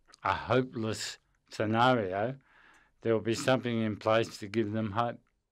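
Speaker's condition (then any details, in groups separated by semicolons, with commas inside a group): Motor neurone disease; hand onset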